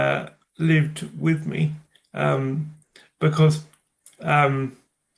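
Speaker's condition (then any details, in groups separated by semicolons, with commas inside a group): Cerebral palsy; from birth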